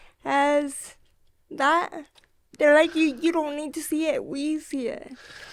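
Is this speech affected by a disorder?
Yes: cerebral palsy.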